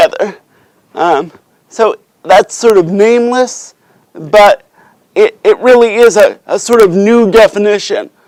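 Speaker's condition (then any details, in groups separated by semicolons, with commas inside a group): Cerebral palsy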